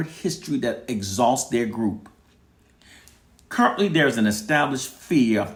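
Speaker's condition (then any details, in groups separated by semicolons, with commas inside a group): No condition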